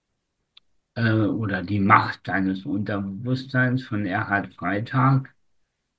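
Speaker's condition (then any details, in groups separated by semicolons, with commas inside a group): Spastic tetraparesis; considered incurable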